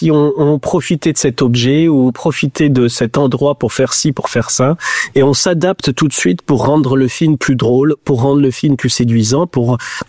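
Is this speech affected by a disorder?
No.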